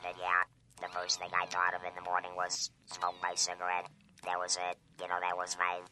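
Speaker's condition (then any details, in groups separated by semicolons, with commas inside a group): Laryngectomy; larynx removed for stage 4 throat cancer diagnosed at 37, after smoking from 13 for 25 years; age 59, all breathing through neck opening, uncovered now, covering restricts breathing, tires walking far; speaks with electrolarynx since surgery, audible wheezing coming through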